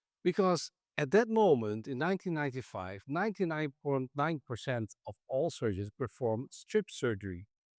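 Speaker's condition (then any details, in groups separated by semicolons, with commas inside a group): No condition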